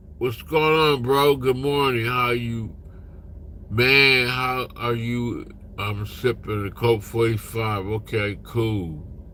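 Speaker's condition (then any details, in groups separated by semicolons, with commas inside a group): Slurred speech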